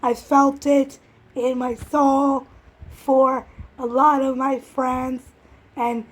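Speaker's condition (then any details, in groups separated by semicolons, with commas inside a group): Cerebral palsy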